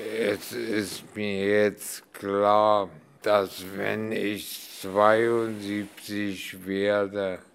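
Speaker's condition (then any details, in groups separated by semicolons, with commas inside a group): Amyotrophic lateral sclerosis; incurable, first sign foot drop weakness, tracheostomy, dependent on artificial ventilation; age 70, only eyes and left thumb move, swallowing expected to worsen; speaking hard, not only because of ventilation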